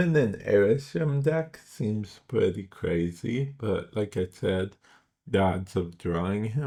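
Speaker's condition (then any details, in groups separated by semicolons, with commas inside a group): Cerebral palsy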